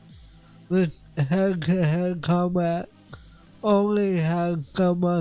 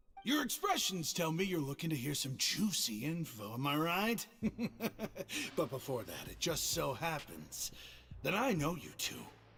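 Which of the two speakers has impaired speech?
The first: cerebral palsy; affects voice.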